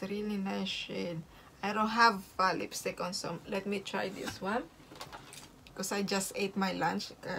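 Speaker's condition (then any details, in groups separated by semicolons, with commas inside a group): No condition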